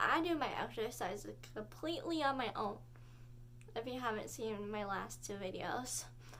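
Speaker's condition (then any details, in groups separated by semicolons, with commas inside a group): Cerebral palsy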